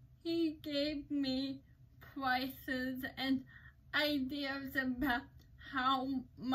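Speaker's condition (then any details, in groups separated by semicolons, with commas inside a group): Cerebral palsy; uses crutches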